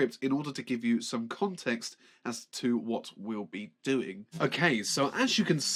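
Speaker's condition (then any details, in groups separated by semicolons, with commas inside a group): No condition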